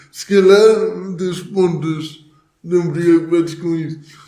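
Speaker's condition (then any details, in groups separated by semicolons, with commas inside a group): Cerebral palsy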